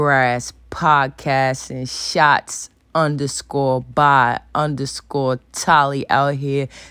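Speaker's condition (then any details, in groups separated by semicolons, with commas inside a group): No condition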